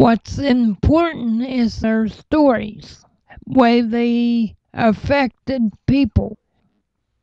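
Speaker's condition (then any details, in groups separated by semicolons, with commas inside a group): Cerebral palsy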